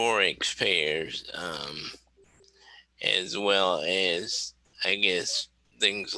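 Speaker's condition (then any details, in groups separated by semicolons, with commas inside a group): Cerebral palsy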